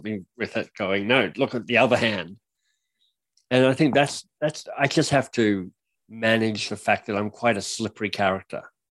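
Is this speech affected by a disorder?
Yes: cleft lip and palate; surgery as a child; speech impediment.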